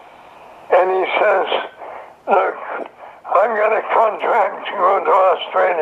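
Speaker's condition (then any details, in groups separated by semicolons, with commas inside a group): Throat cancer; survivor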